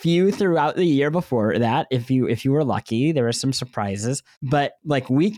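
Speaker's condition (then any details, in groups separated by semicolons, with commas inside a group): Cleft lip and palate; bandaged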